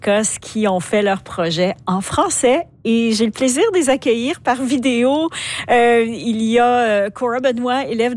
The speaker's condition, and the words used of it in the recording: No condition.